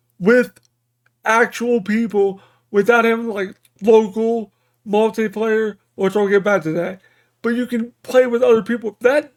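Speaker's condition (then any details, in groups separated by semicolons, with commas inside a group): Cerebral palsy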